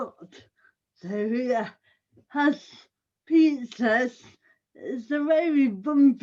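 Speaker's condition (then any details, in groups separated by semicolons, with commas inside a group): Cerebral palsy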